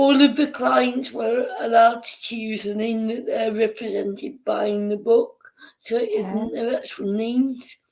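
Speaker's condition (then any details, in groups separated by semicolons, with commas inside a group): Cerebral palsy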